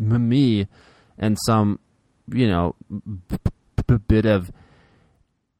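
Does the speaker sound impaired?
Yes: stuttering; works on speaking best, little fear; stutters a lot; here prolonged sounds.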